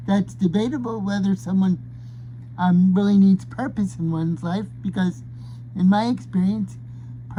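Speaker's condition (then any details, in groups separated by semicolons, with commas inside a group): Cerebral palsy; voice excited at first, then calms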